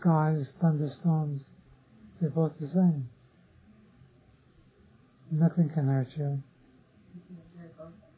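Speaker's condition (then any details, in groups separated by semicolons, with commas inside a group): Parkinson's disease; others offer remedies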